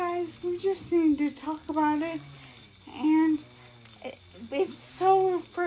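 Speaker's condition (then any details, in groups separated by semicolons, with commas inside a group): Brain injury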